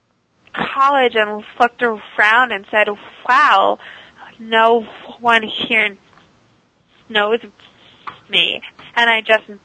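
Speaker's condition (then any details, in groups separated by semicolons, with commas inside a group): Stuttering; device cuts stuttering about 95%, still stutters at sentence onset, worse around unfamiliar people, sometimes avoids talking; prolonged sounds, blocks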